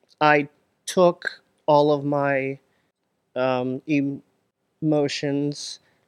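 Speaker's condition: Stuttering; stuttering since at least school age; blocks

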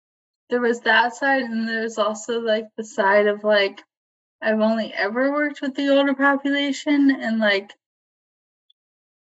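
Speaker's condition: ALS, limb onset; not bulbar onset

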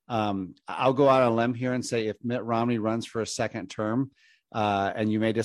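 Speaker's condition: No condition

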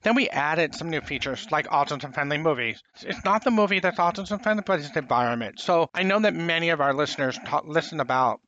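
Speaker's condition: Profound hearing loss, congenital; late language development, learned to talk

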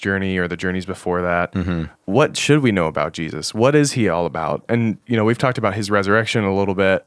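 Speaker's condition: No condition

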